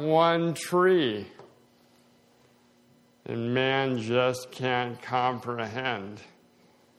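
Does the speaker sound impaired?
Yes: slowed speech, swallowing problems; swallow test today.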